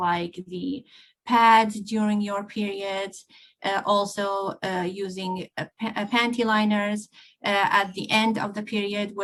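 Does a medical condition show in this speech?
No.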